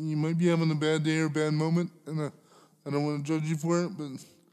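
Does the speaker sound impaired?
Yes: cerebral palsy; cannot stand unaided, needs others holding upright, urinates seated into bottle, medical cannabis card in Canada.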